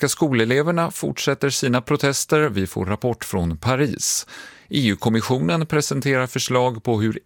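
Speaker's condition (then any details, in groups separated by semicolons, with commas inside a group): No condition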